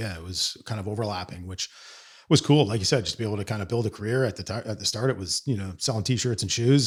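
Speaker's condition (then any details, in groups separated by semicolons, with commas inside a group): No condition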